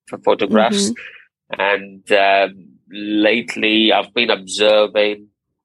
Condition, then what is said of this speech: Stuttering. I wanted to cut down, you know, like all these filler words.